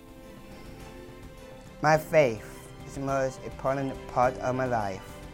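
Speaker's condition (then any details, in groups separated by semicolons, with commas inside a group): Down syndrome, trisomy 21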